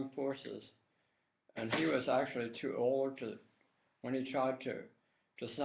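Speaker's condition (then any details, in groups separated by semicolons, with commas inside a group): Tongue cancer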